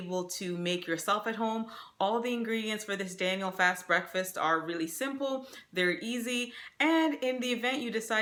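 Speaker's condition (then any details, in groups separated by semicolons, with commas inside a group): No condition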